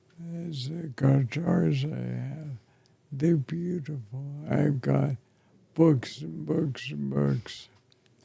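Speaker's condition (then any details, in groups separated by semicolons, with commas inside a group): ALS; affects chest and throat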